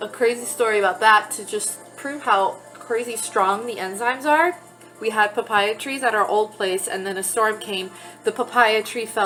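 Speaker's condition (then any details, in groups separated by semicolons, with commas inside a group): No condition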